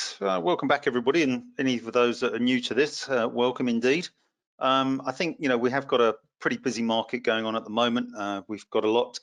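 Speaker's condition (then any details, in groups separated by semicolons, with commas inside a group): No condition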